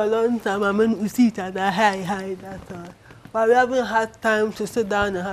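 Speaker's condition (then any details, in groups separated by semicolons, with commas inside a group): Cerebral palsy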